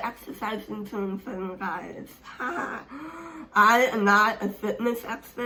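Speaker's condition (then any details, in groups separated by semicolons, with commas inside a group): Speech impairment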